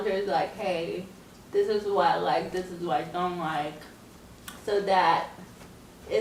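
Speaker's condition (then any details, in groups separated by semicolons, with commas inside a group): Cerebral palsy; scoliosis, spine and leg surgery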